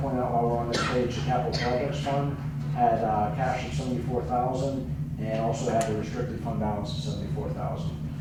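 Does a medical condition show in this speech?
No.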